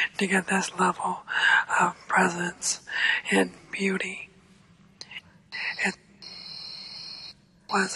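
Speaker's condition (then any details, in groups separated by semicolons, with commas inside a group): ALS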